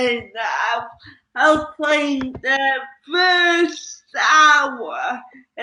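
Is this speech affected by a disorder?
Yes: cerebral palsy; slow speech.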